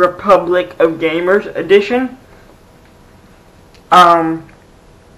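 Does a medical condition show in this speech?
Yes: cerebral palsy, mild.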